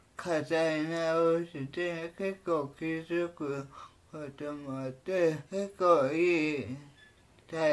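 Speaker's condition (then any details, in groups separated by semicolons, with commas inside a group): Cerebral palsy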